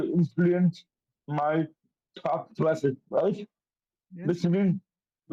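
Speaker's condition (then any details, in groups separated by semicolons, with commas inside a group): Cerebral palsy; affects coordination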